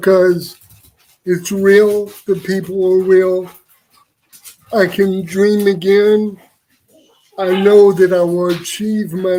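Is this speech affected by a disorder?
Yes: cerebral palsy; wheelchair user.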